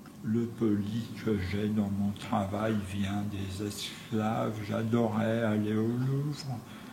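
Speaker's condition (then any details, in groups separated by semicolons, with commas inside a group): Tongue cancer; tracheostomy after surgery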